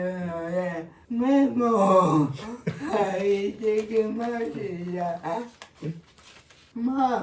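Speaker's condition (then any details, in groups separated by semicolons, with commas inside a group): Cerebral palsy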